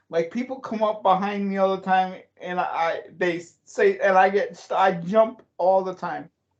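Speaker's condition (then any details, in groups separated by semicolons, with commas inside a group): Cerebral palsy; voice goes up and down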